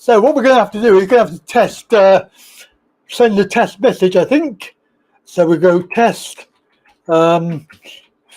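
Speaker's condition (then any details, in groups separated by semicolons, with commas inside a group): Cerebral palsy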